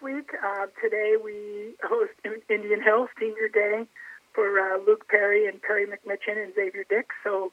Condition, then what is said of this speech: No condition.